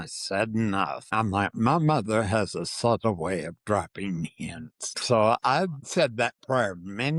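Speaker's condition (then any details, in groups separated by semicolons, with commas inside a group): Parkinson's disease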